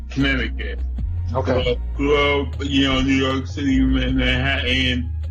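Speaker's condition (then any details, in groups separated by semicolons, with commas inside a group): Cerebral palsy; from birth, newborn breathing arrest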